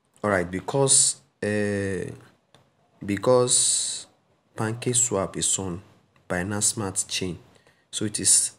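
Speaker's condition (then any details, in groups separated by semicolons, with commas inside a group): No condition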